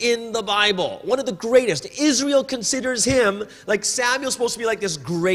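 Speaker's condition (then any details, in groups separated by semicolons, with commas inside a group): No condition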